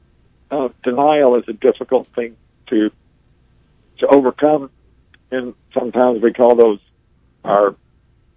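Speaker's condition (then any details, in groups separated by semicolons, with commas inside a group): ALS; ALS (Lou Gehrig's disease), progressive, nearly 20 years since diagnosis; breathes through ventilator; still able to speak clearly, slower pace due to ventilator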